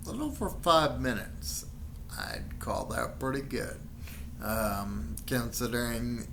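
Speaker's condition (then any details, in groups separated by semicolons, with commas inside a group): Friedreich's ataxia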